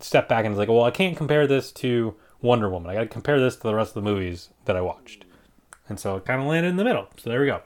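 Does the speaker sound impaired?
No.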